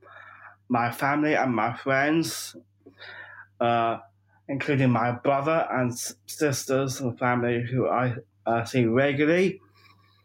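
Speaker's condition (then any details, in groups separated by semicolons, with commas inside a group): Down syndrome; 45 years old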